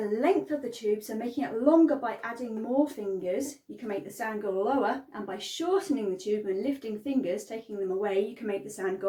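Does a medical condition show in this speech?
No.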